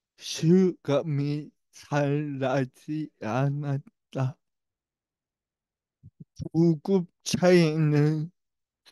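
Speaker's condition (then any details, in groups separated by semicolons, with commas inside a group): Brain lesion disability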